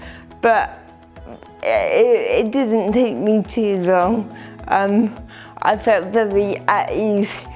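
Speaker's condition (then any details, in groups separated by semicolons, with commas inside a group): Cerebral palsy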